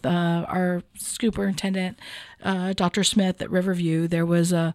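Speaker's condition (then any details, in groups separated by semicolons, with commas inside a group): No condition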